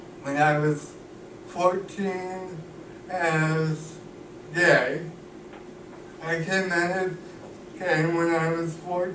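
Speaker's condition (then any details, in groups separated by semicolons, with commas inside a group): Cerebral palsy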